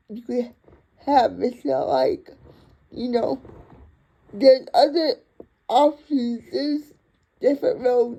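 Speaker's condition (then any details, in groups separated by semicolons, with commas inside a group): Cerebral palsy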